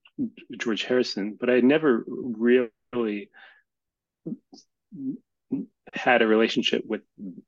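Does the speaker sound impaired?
Yes: stuttering; childhood onset, speech therapy as child; still stutters as adult, gradually more comfortable with stuttering; phone time pressure harder, more comfortable speaking face-to-face; here blocks.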